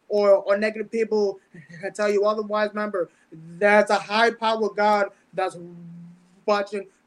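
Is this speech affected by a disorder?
Yes: stutter; mild stutter, low speech impediment since about age 10, intellectual learning disability from birth, hears instructions differently; certain words sometimes don't come out; here prolonged sounds.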